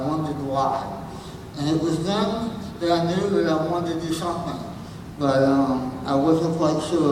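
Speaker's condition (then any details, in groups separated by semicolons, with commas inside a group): Moebius syndrome; since birth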